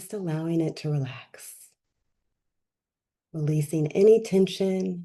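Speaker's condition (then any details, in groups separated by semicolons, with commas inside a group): No condition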